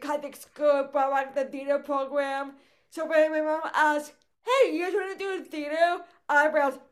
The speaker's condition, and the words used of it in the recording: Cerebral palsy. And I'm the lucky person who had a voice being affected by a cerebral palsy.